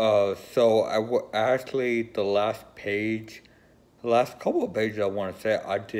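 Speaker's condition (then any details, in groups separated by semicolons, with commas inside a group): Friedreich's ataxia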